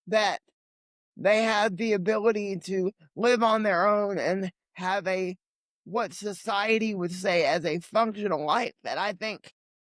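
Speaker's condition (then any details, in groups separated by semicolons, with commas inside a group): Cerebral palsy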